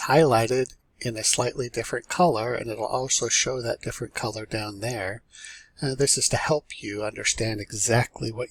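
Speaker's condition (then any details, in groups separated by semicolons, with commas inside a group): No condition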